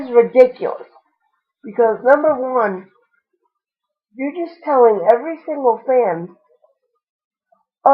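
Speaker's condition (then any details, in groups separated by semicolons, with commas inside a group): Cerebral palsy; wheelchair bound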